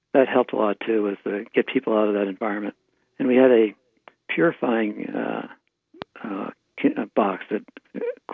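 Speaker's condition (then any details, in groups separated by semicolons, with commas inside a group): Parkinson's disease; right hand tremor at onset, slack face, practices smiling, suspected cause fertilizer fumes, Magic Marker xylene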